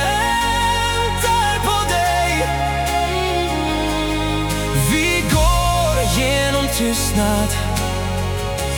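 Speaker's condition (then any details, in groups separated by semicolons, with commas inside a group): No condition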